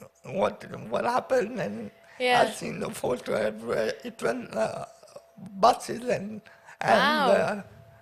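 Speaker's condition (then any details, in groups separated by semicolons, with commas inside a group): Paraplegia with essential tremor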